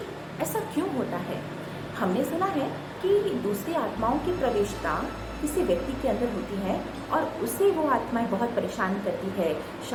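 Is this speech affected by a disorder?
No.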